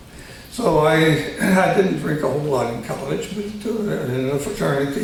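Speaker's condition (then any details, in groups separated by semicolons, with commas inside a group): Tongue cancer surgery; third tumor removed about a year ago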